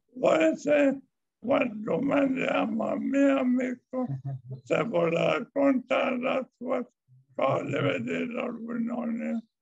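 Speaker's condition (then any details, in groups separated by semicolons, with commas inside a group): Amyotrophic lateral sclerosis; still speaks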